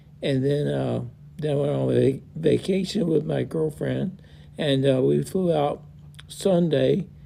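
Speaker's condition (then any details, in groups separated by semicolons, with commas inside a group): Multiple system atrophy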